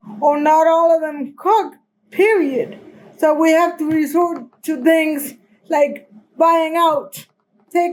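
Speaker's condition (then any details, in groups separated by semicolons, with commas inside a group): Cerebral palsy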